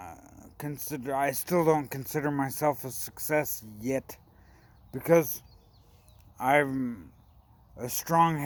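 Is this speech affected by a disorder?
Yes: brain injury.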